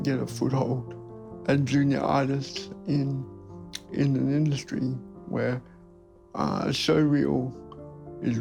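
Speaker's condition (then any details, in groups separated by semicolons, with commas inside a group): Cerebral palsy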